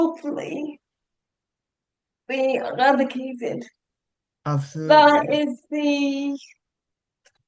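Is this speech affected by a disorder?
Yes: cerebral palsy.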